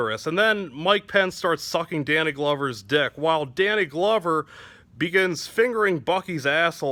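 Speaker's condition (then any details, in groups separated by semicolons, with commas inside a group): No condition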